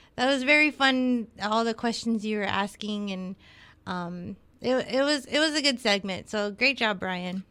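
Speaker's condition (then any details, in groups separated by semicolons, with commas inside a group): No condition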